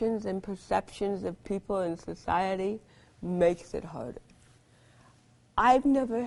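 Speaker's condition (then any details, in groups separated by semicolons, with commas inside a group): Cerebral palsy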